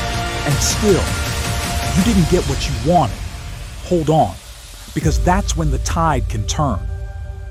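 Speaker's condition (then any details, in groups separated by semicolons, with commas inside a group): No condition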